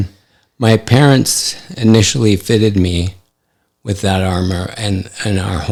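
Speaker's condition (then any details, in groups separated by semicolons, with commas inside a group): ALS; affects hand function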